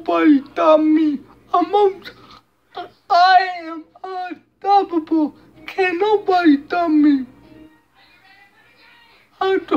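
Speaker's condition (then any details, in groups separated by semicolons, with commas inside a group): Cerebral palsy; speech hard to understand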